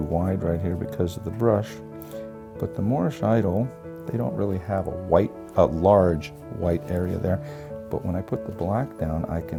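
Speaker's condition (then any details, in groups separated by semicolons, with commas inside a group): No condition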